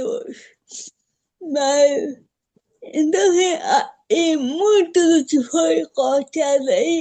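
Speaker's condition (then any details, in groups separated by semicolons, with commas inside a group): Cerebral palsy; from birth, delivery problems, affects balance for walking and speaking; moderate severity; affects speech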